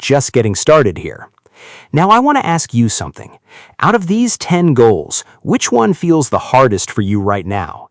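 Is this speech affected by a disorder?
No.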